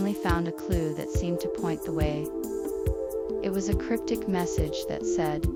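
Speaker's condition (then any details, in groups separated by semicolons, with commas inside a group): No condition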